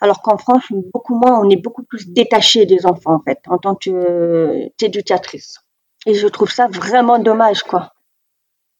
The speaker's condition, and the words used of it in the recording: Deafness. Je suis oraliste, je signe aussi un petit peu, du moins je pratique un petit peu la langue